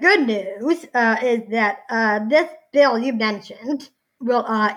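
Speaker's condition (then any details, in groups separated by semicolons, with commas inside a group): Down syndrome; congenital, since birth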